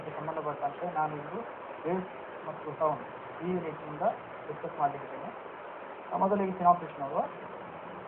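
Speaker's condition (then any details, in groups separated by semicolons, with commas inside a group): No condition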